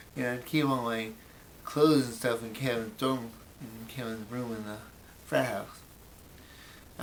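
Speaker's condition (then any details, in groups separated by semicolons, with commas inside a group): Brain injury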